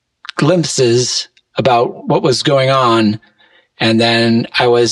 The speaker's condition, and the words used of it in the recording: Aphasia. Because I can't speak well sometimes, and